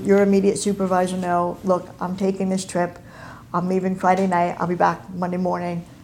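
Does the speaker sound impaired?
Yes: cleft palate and cleft lip; congenital.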